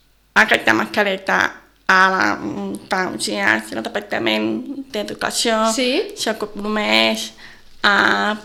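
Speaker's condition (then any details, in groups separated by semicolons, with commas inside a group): Deafness from birth, congenital; others' face masks block lip reading, needs people to lower masks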